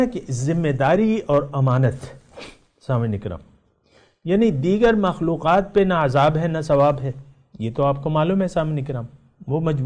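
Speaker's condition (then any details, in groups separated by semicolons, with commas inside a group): No condition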